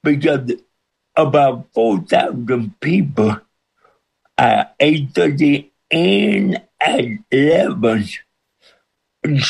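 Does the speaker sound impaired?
Yes: cerebral palsy with speech impediment; congenital cerebral palsy.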